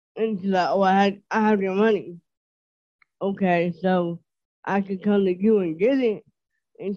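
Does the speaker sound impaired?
Yes: dysarthria; speech impediment, milder than typical dysarthria, understandable, working on it, host notes listeners may notice.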